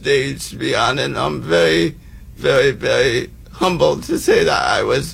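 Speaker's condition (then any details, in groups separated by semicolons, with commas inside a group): Cerebral palsy; visible in hand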